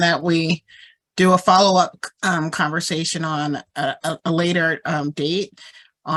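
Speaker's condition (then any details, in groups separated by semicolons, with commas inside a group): No condition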